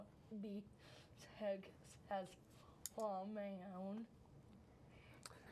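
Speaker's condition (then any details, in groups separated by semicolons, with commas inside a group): Cerebral palsy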